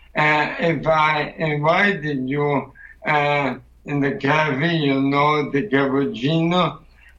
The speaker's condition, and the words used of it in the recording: ALS (motor neuron disease). But it's going inside, my deep inside, and then I can write much more than I can speak.